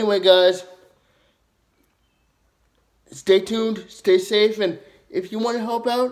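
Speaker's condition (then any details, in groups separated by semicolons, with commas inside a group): Cerebral palsy, spastic diplegia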